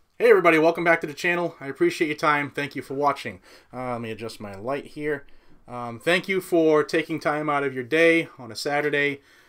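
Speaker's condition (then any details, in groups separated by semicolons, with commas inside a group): No condition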